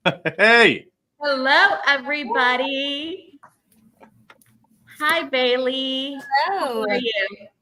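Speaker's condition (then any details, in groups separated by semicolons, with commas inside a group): No condition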